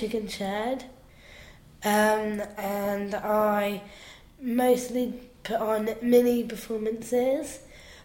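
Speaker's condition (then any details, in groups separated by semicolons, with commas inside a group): Down syndrome; down syndrome since birth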